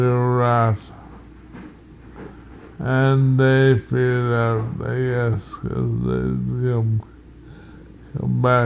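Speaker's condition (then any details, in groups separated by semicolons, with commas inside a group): Multiple sclerosis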